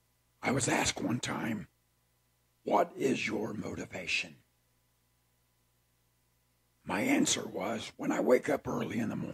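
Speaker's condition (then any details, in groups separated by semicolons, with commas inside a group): Throat cancer; tracheostomy tube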